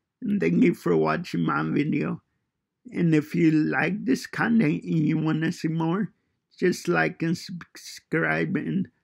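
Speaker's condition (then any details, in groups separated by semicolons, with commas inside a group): Cerebral palsy; fine motor impairment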